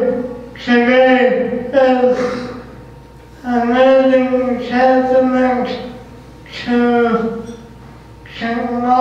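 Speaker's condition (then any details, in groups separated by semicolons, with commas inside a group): Cerebral palsy; can be difficult to understand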